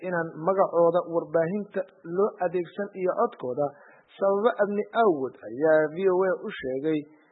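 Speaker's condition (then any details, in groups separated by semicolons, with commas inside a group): No condition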